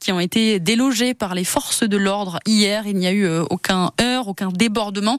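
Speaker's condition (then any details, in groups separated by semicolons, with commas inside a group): No condition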